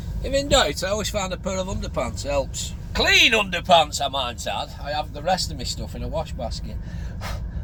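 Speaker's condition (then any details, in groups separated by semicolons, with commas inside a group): No condition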